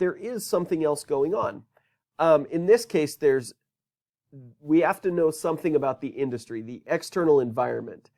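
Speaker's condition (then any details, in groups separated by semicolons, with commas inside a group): No condition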